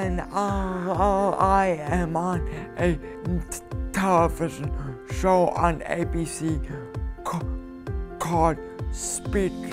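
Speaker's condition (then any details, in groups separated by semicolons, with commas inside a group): Cerebral palsy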